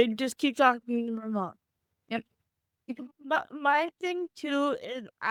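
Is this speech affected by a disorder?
Yes: cerebral palsy; had speech therapy.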